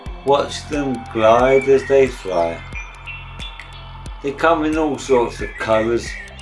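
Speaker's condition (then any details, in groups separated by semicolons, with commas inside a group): ALS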